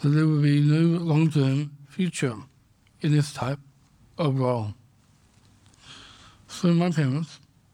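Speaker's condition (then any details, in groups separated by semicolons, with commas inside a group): Down syndrome; congenital, diagnosed at birth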